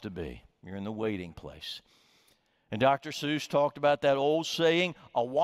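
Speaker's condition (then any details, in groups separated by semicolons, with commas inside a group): No condition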